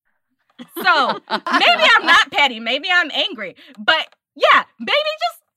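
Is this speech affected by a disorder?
No.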